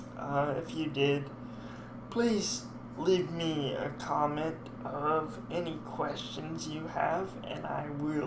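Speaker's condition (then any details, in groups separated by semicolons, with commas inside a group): Cerebral palsy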